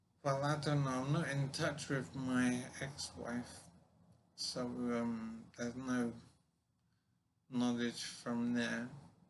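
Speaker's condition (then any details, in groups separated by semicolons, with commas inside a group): Brain injury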